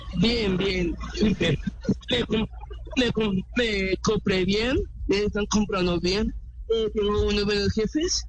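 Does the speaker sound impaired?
Yes: Down syndrome; frequent word and phrase repetitions, fillers, hesitations, fragmented sentences.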